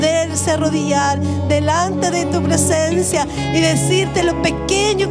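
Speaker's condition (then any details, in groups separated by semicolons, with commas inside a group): No condition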